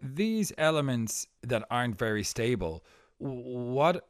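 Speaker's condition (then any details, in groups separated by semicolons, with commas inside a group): No condition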